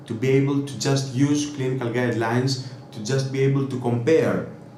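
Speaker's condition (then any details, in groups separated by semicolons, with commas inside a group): No condition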